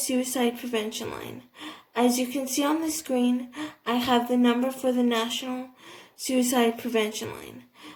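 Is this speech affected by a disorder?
Yes: cerebral palsy, athetoid.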